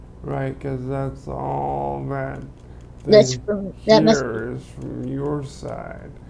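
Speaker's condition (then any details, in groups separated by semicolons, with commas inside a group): Cerebral palsy; limbs affected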